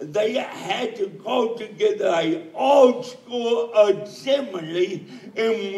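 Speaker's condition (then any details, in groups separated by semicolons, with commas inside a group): Cerebral palsy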